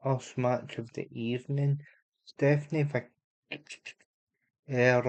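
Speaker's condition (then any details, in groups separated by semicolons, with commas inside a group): Cerebral palsy; unable to walk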